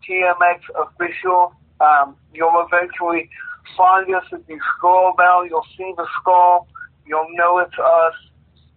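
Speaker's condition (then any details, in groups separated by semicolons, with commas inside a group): Cerebral palsy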